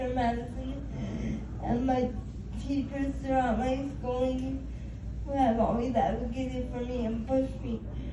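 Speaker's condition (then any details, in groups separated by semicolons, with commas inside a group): Cerebral palsy; spastic quadriplegia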